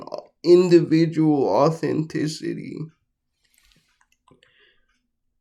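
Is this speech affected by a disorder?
Yes: cerebral palsy, mixed, mild.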